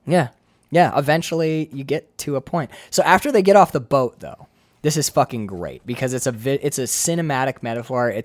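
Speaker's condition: No condition

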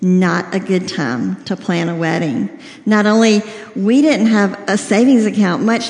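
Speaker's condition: Cleft lip and palate, severe

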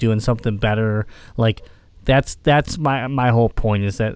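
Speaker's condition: Cleft palate; grew up in hospitals

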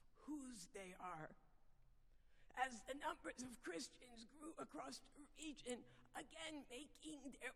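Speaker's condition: Vocal dysphonia; not painful

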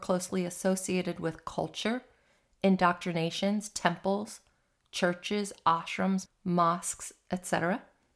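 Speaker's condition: No condition

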